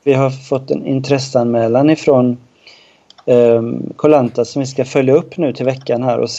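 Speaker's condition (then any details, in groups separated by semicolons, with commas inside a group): No condition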